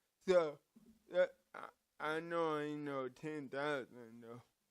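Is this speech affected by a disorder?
Yes: cerebral palsy; from birth.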